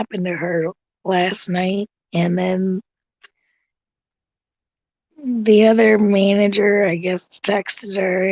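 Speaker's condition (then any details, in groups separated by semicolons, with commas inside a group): Cerebral palsy; tracheotomy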